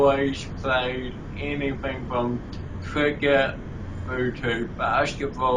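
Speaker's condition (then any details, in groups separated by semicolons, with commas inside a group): Cerebral palsy; from birth, mild brain injury, affects walking and talking; voice slightly shaky, talking a major challenge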